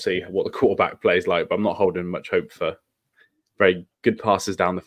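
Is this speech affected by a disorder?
No.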